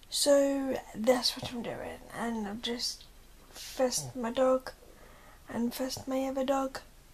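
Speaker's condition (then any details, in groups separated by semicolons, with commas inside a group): Cerebral palsy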